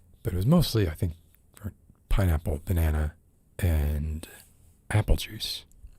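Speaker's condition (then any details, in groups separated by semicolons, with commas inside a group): No condition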